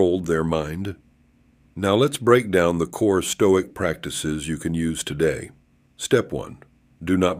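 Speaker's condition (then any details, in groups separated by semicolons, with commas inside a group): No condition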